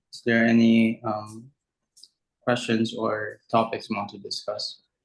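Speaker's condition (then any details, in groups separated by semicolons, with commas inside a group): No condition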